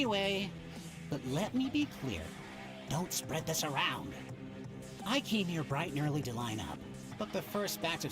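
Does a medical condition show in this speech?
No.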